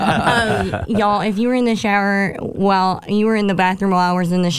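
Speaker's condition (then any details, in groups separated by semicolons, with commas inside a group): Cleft palate; congenital, prior palate surgery, supported by Operation Smile; gap remaining in palate, widened with growth, tissue surgery to close gap next month, apparatus avoided; some mornings wakes with no voice, mornings rough, voice good lately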